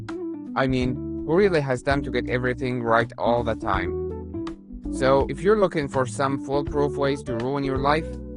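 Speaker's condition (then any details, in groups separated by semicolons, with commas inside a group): No condition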